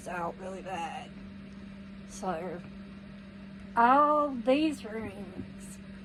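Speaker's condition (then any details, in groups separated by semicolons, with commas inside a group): Cerebral palsy; needs crutches to walk, no teeth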